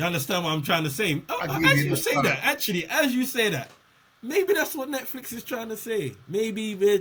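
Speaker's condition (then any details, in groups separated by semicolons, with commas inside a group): No condition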